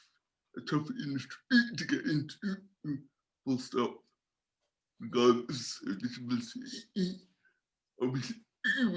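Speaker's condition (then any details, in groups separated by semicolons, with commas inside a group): Cerebral palsy; from birth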